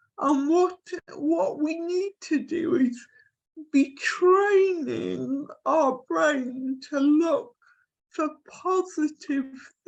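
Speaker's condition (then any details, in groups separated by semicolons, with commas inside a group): Cerebral palsy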